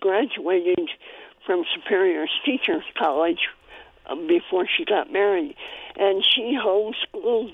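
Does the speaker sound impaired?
Yes: cleft palate; congenital cleft palate, spoon-fed in early childhood around age three.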